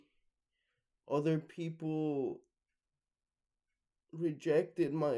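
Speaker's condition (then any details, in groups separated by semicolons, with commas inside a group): Cerebral palsy, mixed, mild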